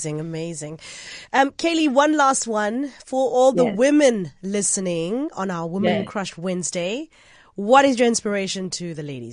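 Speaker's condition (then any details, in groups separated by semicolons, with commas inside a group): No condition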